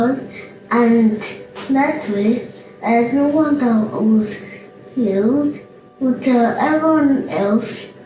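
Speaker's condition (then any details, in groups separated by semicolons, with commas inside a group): Cerebral palsy; from birth, delayed motor milestones; formerly wheelchair, now walking, physiotherapy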